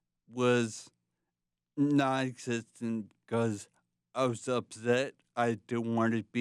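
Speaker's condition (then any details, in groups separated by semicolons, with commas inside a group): Traumatic brain injury from tumour; speech affected, in speech therapy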